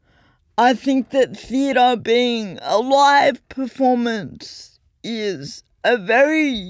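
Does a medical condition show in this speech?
Yes: cerebral palsy; neuromuscular, full-time wheelchair user, no walking, 7-year-old powered chair, types slowly with two pointer fingers; old wheelchair creaking and whirring audible in background.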